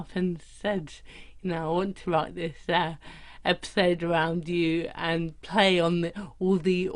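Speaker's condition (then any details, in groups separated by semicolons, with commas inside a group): Cerebral palsy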